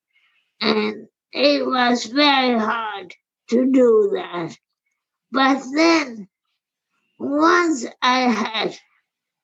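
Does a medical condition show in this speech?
Yes: primary lateral sclerosis; about 20 years, age 80, falls, poor walking, wheelchair, diagnosed by Dr. Macken; slurred speech, swallowing difficulty at first exam by Dr. Levitz, Lehigh Neurology, speech later forced quitting.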